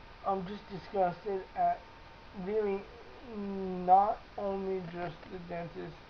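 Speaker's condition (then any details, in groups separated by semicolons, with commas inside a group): Cerebral palsy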